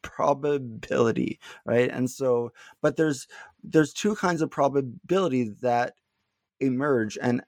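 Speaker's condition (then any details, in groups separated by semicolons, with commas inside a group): Stuttering; not stuttering much at time of recording; repeated words, prolonged sounds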